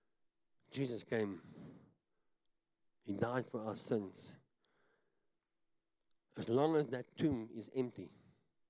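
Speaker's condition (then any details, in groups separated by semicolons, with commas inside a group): Cleft palate; talks funny, self-described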